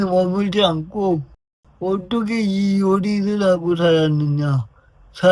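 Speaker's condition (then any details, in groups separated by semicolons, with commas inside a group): Brain lesion disability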